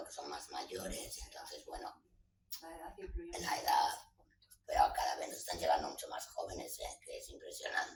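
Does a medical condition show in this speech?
Yes: total laryngectomy.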